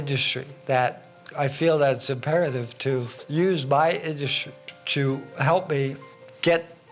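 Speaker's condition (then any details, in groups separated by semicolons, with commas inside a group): ALS; hands affected; uses wheelchair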